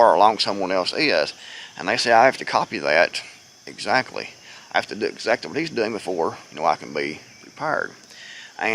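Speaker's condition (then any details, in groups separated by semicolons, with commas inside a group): No condition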